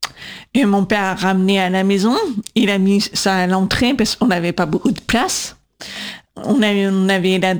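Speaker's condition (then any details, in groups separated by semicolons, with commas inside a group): Congenital deafness, profound, from congenital CMV, severe; atypical voice, speech recognition struggles to understand, 20 years speech therapy, LPC coder in class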